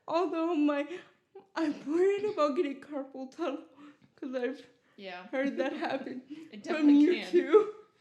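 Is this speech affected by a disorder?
Yes: cerebral palsy.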